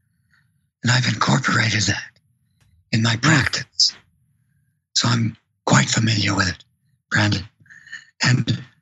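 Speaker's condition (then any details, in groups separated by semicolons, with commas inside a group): Vocal cord paralysis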